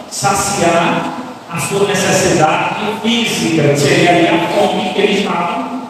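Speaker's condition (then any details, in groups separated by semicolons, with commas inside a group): No condition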